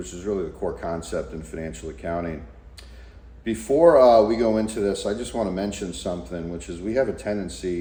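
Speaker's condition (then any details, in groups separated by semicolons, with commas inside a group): No condition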